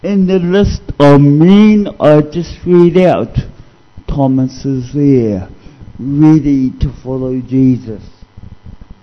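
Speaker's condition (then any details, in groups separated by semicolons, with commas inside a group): Cerebral palsy; cerebral palsy from being dropped in infancy while passed between relatives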